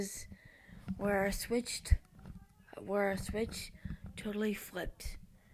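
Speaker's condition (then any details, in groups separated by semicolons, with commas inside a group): Cerebral palsy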